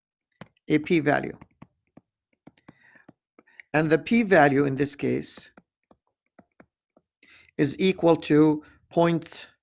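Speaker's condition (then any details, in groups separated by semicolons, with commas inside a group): No condition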